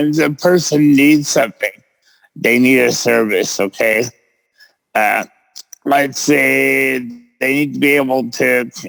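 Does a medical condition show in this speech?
Yes: cerebral palsy; present since birth.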